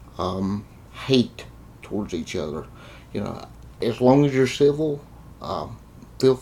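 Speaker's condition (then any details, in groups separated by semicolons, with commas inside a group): Cerebral palsy; confined to a wheelchair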